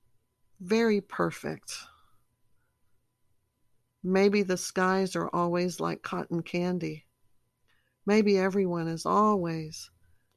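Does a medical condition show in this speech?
No.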